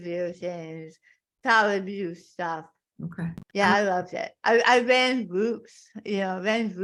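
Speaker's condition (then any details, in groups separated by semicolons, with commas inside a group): Tongue cancer; stage four tongue carcinoma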